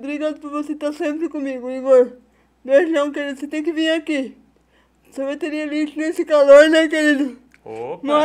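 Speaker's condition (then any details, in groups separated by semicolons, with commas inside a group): Cerebral palsy; spasticity, premature birth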